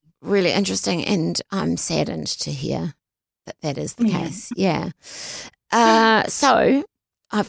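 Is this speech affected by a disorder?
Yes: voice disorder; voice audibly affected at the moment.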